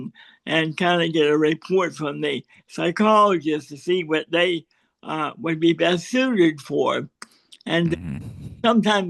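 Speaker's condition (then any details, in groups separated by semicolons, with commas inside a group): Cerebral palsy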